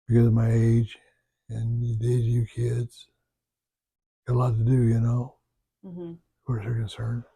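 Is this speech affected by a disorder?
Yes: Parkinson's disease; brain surgery twice; multiple medicines, progression over last two years; voice weakening, voice fails after exertion, talking effortful.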